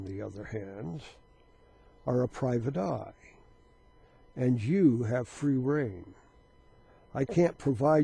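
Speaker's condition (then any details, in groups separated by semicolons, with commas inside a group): No condition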